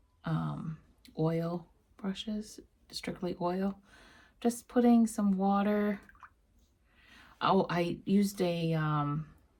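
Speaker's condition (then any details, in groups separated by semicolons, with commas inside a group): No condition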